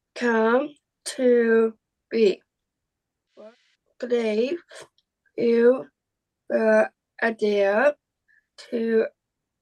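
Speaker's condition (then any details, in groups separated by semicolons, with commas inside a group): Down syndrome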